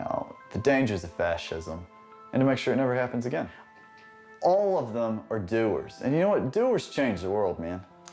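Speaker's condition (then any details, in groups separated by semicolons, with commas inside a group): No condition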